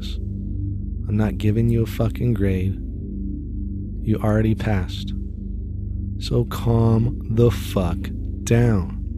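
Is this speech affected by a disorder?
No.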